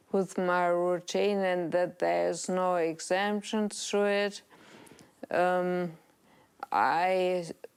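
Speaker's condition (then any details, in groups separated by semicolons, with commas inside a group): Severe traumatic brain injury, right-sided ataxia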